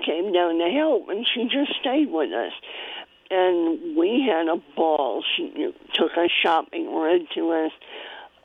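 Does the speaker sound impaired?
Yes: cleft palate; congenital cleft palate, spoon-fed in early childhood; spoon feeding needed at one point in early childhood.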